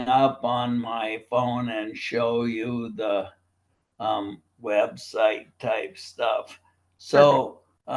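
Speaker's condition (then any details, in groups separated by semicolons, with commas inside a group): Primary lateral sclerosis, bulbar onset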